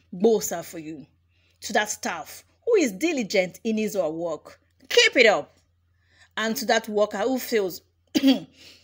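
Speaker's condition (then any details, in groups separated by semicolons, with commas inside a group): No condition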